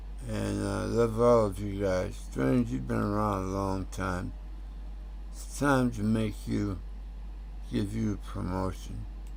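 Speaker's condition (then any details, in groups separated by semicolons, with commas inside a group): Tongue cancer; tongue tumor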